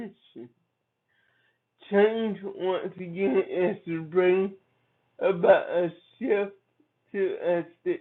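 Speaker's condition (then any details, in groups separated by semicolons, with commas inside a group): Cerebral palsy; from birth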